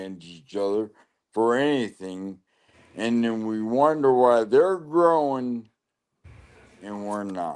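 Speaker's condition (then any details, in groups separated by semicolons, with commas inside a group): Lou Gehrig's disease (ALS)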